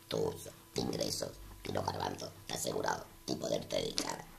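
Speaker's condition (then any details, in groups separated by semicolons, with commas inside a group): Total laryngectomy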